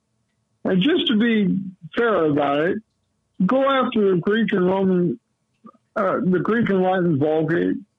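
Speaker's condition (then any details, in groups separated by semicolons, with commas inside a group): Cerebral palsy; lifelong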